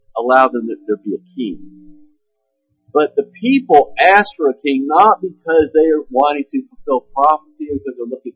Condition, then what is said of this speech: No condition.